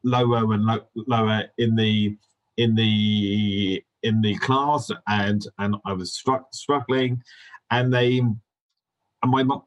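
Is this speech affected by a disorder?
Yes: stammer; possibly linked to hearing difficulties from illness in first 3 or 4 years, affecting language; here repeated sounds, repeated words.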